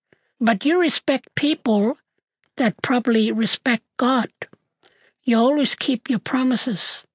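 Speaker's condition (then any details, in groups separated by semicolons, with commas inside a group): No condition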